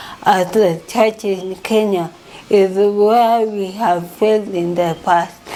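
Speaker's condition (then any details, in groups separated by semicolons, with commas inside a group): Cerebral palsy; from birth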